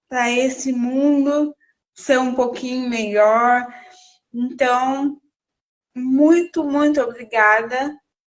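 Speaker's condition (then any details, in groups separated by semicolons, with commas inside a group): Cerebral palsy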